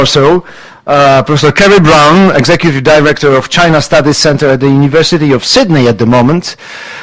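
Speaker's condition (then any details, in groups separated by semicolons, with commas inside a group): No condition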